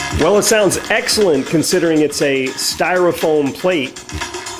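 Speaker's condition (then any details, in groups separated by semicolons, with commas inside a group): No condition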